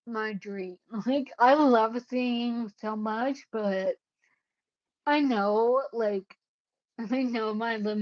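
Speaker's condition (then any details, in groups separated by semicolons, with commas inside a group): Cerebellar ataxia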